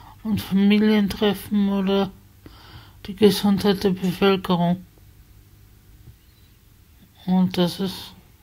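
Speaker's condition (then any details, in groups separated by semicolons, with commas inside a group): Spasticity from birth; multiple sclerosis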